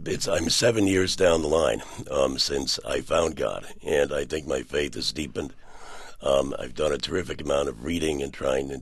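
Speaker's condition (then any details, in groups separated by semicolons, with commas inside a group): Partial laryngectomy for throat cancer; throat cancer surgery, 80% of larynx removed, Cleveland Clinic experimental surgery attaching left neck muscles to larynx; about seven years after surgery, tracheostomy for a very long time, no longer; unable to speak about 2 years, early voice like Brando in The Godfather, improved, called sexy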